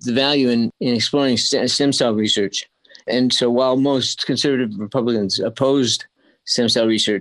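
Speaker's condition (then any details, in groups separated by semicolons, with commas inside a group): Early onset Parkinson's disease; spasticity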